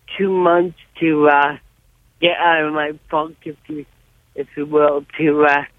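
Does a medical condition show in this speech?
Yes: cerebral palsy; severe cerebral palsy from birth.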